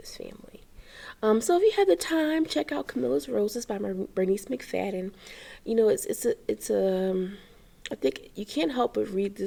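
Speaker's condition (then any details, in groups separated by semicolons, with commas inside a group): No condition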